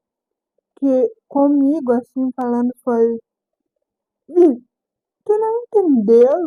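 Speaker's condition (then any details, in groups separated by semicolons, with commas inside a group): Cerebral palsy; specific motor neurons affected, unable to walk; diagnosed age 13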